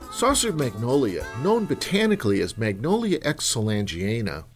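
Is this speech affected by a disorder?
No.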